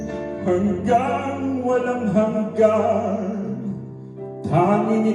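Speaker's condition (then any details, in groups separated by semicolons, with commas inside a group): No condition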